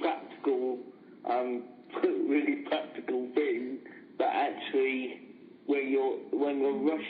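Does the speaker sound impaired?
Yes: cerebral palsy; neurological condition, does not drive, needs support worker; needs extra support at work, slow typer, dictates to support worker, needs help to drive.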